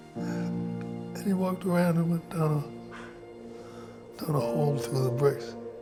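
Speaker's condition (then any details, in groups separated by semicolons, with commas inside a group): Parkinson's disease; diagnosed about 10 years ago, symptoms 2 years earlier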